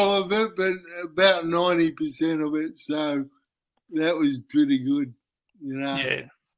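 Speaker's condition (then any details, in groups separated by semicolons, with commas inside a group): Cerebral palsy; uses wheelchair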